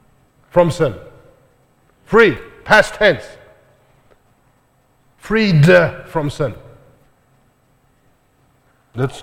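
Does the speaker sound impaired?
No.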